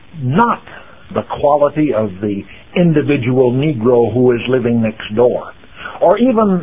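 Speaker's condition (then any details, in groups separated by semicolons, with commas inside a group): No condition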